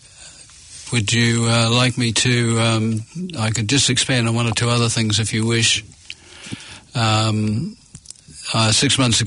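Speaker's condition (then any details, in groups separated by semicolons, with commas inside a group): Parkinson's disease; symptoms about 6 years, subtle onset, shuffling gait, tremor in feet only, no hand tremor, on medication, boxing exercise; speech not too bad today; intermittent softness of speech, people can't hear, most days speech fine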